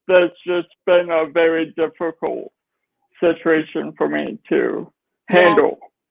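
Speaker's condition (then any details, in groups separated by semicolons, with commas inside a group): Cerebral palsy; nonverbal at age 3, speech therapy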